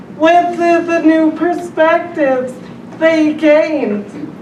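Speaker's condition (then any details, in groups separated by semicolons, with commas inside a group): Traumatic brain injury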